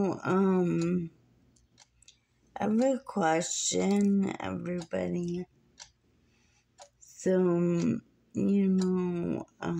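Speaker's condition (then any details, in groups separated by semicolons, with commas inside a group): Muscular dystrophy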